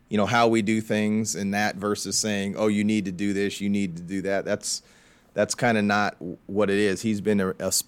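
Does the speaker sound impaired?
No.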